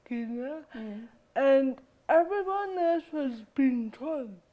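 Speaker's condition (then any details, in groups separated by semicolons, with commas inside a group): Cerebral palsy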